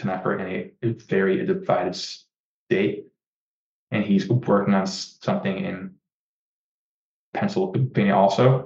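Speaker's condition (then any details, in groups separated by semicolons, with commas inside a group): Stutter; onset in early childhood, worsened markedly at puberty, family history: uncle, cousin, grandfather, two younger brothers; mostly blocks, more severe than brother's, no stuttering when talking only to himself or reflexively; prolonged sounds, blocks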